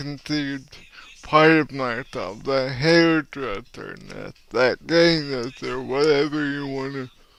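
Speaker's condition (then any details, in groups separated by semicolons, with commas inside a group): Cerebral palsy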